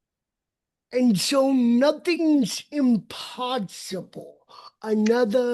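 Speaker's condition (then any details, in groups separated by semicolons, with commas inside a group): Cerebral palsy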